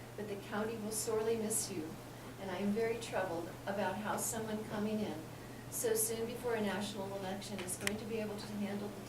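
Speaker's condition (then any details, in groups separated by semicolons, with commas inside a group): No condition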